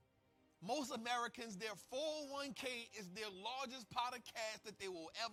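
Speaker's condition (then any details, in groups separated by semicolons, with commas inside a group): No condition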